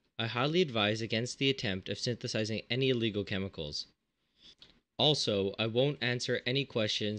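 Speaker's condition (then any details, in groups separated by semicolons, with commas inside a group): No condition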